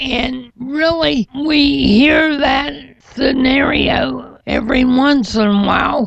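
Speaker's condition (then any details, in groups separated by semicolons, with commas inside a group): Cerebral palsy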